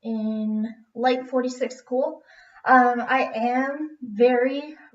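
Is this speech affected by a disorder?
No.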